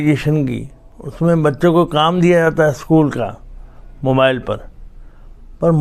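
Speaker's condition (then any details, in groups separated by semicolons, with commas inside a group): Cerebral palsy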